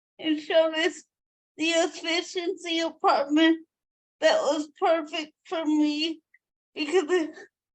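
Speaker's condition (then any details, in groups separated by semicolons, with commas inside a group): Cerebral palsy; from birth, 42 surgeries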